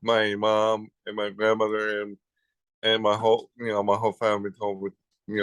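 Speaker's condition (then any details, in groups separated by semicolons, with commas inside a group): Cerebral palsy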